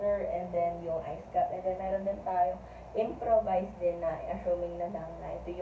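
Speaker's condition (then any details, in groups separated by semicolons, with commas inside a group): No condition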